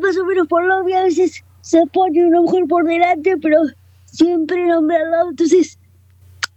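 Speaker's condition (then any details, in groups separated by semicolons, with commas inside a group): Cerebral palsy, quadriparesis; wheelchair user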